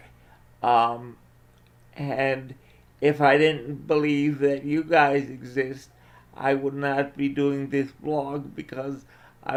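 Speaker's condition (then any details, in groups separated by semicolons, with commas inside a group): Cerebral palsy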